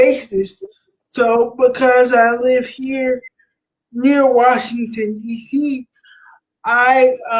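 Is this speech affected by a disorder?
Yes: cerebral palsy.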